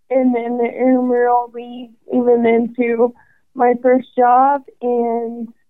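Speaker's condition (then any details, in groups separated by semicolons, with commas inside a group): ALS; considering walking device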